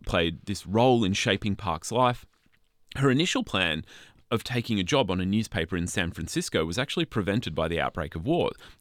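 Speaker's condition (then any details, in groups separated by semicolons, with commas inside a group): No condition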